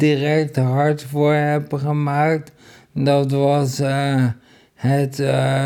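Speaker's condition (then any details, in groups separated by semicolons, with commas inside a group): ALS; feels speech, swallowing and breathlessness improved on medication, speaks better than eighteen months ago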